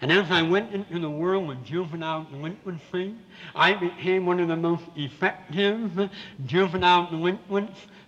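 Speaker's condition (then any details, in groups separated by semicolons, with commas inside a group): Severe cleft palate with lisp; many corrective surgeries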